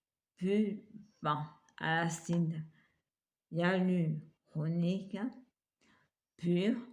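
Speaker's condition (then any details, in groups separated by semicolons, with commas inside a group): Multiple sclerosis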